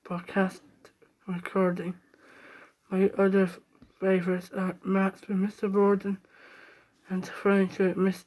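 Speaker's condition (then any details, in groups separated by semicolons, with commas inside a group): Down syndrome; age 17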